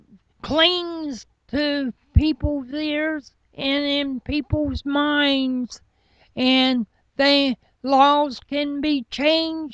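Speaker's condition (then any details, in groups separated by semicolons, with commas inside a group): Cerebral palsy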